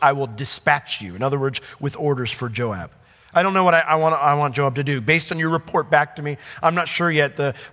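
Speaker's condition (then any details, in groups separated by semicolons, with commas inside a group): No condition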